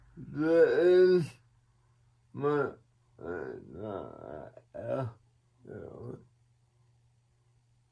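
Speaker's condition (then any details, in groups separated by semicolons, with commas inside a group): Cerebral palsy; one hand affected; atypical speech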